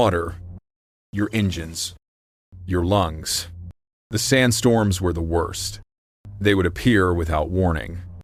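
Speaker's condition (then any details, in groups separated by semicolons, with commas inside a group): No condition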